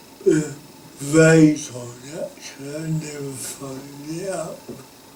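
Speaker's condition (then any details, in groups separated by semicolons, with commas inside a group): Cerebral palsy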